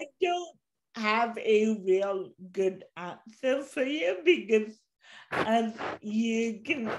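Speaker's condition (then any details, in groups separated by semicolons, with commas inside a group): Cerebral palsy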